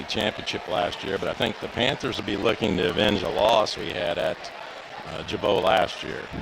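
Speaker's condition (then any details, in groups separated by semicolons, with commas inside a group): No condition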